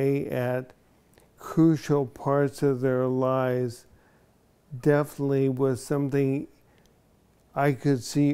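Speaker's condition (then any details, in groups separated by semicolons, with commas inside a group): ALS; onset in one foot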